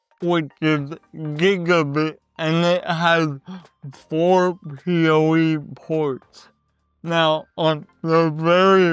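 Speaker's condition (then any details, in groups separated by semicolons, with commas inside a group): Cerebral palsy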